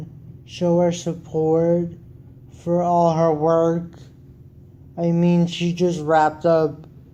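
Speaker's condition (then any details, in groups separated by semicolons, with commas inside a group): Cerebral palsy; wheelchair user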